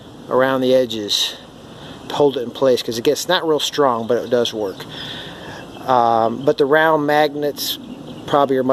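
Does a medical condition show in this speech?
No.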